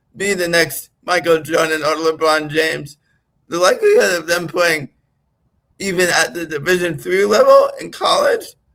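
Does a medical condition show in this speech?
Yes: right-sided physical disability.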